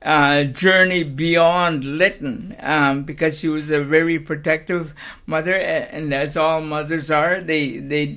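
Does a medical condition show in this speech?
Yes: cerebral palsy.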